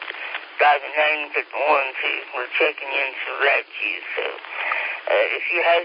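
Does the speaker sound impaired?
Yes: speech impediment; apologizes for speech impediment while speaking on radio net.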